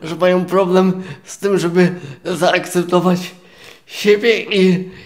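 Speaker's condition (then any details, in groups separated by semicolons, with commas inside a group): Cerebral palsy, quadriplegic; four-limb involvement, born premature at seven months, six weeks in incubator, wheelchair user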